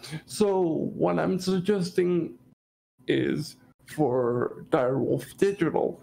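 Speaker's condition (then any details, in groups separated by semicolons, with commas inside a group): Cerebral palsy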